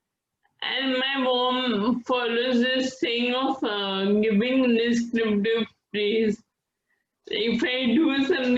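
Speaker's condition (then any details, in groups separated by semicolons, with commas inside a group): Friedreich's ataxia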